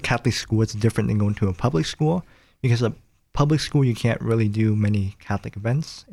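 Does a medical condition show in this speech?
Yes: cleft palate; nose and lip.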